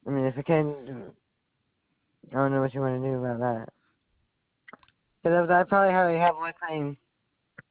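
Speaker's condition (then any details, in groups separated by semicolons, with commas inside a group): Stroke; past stroke, lasting speech impairment, considers self partly disabled; impaired speech from stroke, speech kind of messed up, limits public-facing work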